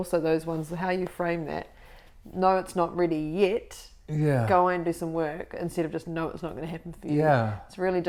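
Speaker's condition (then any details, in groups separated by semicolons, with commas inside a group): No condition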